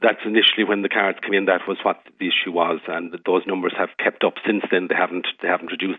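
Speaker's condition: No condition

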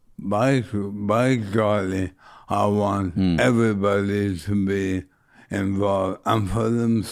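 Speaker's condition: Motor neuron disease; bulbar motor neuron disease, affecting throat and neck, about a year since onset, may later affect hands and legs; on medication, still mobile, legs unaffected, every meal a struggle; losing voice, ragged voice, sometimes hard to understand, speaking takes effort, hears own voice differently, swallowing affected

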